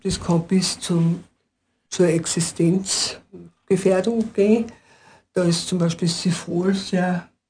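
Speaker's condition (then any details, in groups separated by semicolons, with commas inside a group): Parkinson's disease; diagnosed at age 45, brain tumour then multiple sclerosis first suspected; ten years since onset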